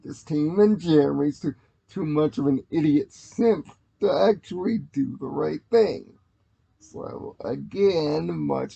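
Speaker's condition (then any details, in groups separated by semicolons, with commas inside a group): Cerebral palsy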